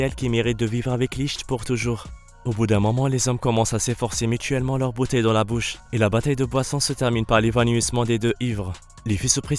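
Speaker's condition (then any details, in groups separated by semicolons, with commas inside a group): No condition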